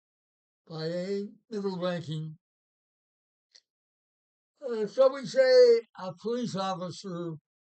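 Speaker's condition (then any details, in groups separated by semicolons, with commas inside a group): Parkinson's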